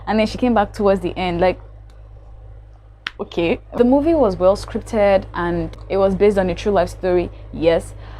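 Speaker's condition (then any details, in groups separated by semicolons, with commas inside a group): No condition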